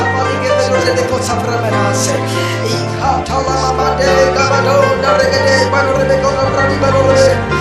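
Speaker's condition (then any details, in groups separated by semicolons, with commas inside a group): No condition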